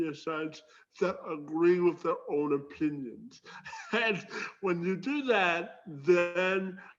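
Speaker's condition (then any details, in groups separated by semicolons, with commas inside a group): Spastic quadriplegic cerebral palsy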